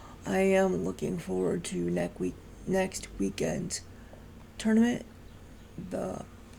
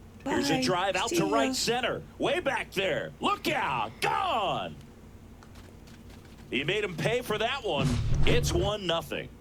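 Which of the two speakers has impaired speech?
The first: cerebral palsy.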